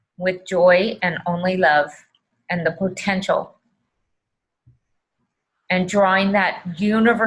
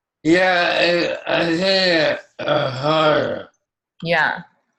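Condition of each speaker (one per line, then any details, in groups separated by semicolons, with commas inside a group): No condition
ALS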